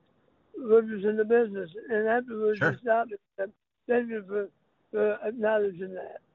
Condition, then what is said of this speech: Throat cancer. I just have a speech impediment now.